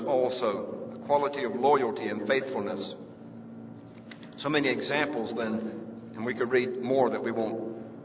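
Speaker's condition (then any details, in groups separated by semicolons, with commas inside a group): No condition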